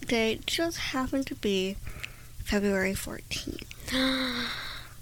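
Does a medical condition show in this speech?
Yes: Goldenhar syndrome, cleft lip; congenital, cleft lip at birth, throat too small, nostrils not separate, complex medical needs as baby; breathing problems at birth, hospital stay until sleeping and breathing independently.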